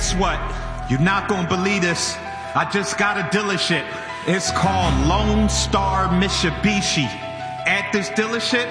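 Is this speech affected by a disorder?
No.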